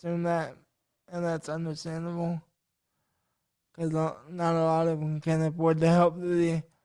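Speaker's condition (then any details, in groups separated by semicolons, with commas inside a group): Cerebral palsy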